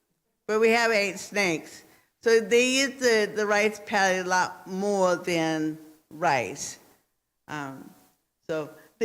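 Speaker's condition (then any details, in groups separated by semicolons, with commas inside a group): Cerebral palsy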